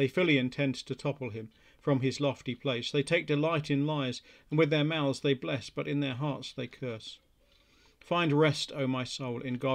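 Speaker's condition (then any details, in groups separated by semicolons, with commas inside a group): No condition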